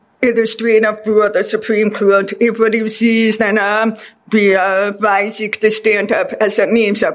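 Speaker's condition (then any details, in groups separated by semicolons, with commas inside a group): Deafness; deaf since childhood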